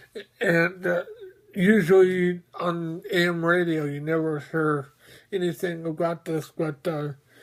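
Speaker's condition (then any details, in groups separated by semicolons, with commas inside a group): Mobius syndrome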